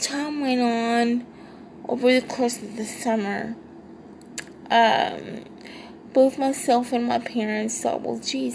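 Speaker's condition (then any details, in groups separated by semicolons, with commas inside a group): Cerebral palsy, triplegia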